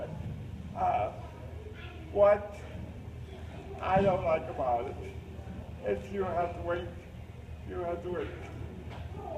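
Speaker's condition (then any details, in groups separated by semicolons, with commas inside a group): Cerebral palsy; uses a lift for transfers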